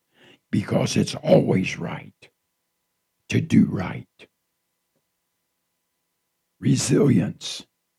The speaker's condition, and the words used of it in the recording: Laryngectomy. I explained to you how cancer took half of my voice box.